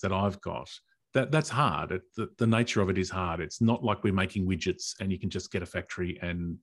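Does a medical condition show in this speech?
No.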